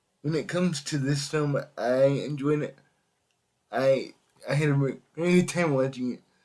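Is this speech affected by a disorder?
Yes: cerebral palsy; able to speak.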